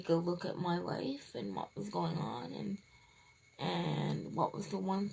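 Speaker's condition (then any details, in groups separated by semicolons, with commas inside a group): Cerebral palsy, triplegia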